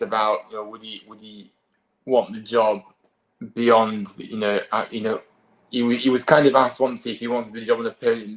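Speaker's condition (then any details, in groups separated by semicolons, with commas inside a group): No condition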